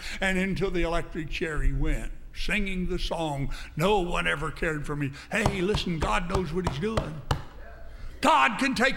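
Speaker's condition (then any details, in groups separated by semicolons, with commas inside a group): No condition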